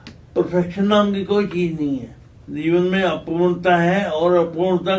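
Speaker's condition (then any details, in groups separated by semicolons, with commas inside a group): Cerebral palsy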